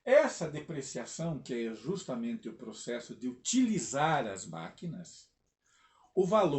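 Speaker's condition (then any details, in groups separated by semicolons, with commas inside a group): No condition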